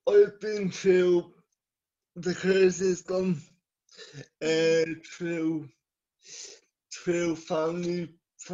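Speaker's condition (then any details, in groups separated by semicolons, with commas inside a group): Cerebral palsy; from birth, scoliosis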